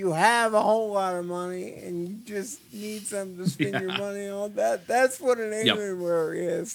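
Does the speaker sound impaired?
Yes: cerebral palsy; eyes wander, trouble focusing eyes, difficulty focusing in VR, wears eyewear partly because of wandering eyes.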